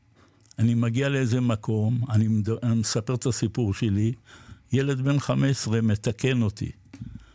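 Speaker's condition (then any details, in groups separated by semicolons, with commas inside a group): Parkinson's disease; recently diagnosed, makes body and daily life difficult, had to sell motorcycle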